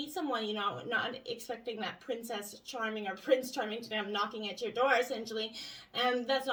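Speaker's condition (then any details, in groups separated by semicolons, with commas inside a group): No condition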